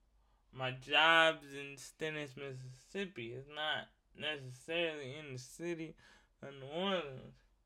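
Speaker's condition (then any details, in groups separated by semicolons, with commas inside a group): Cerebral palsy; wheelchair user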